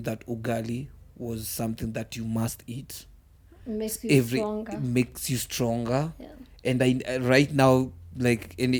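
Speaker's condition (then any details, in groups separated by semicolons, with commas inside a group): No condition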